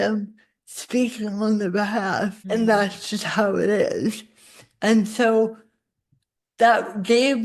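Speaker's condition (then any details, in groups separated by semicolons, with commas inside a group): Cerebral palsy; spasticity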